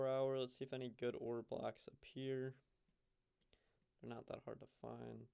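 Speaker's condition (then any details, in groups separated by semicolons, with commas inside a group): No condition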